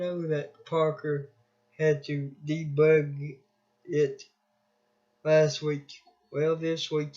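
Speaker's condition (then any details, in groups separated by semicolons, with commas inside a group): Cerebral palsy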